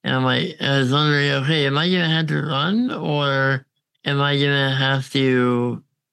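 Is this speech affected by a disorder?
Yes: congenital muscular dystrophy; chronically physically disabled.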